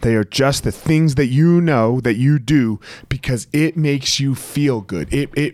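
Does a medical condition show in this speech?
No.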